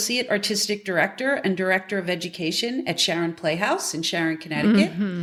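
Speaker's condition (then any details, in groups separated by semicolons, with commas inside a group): No condition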